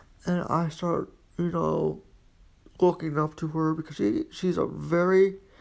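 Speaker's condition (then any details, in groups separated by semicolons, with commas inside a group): Quadriplegic cerebral palsy; history of swallowing problems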